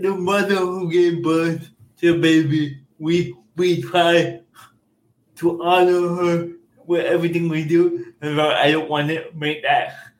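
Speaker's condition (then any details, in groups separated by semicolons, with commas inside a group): Cerebral palsy; affects motor skills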